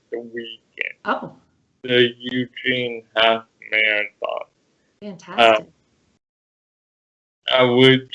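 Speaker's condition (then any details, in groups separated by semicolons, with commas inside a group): Cerebral palsy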